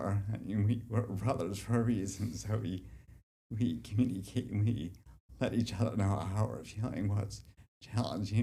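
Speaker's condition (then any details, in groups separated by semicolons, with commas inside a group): Dystonia; genetic dystonia, childhood onset, neck, right hand, mobility; deep brain stimulation, residual symptoms, neck contractions, no mobility aids; deep brain stimulation freed speech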